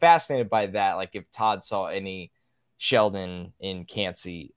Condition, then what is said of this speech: No condition.